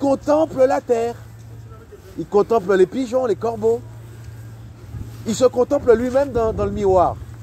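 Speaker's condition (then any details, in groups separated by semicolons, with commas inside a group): No condition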